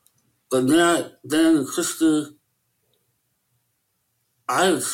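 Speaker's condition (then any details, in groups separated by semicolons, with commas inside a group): Möbius syndrome; cannot smile or frown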